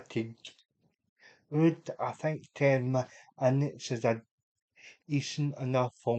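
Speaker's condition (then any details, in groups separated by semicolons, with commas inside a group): Cerebral palsy; unable to walk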